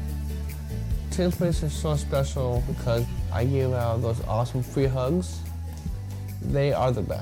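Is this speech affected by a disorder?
Yes: Down syndrome.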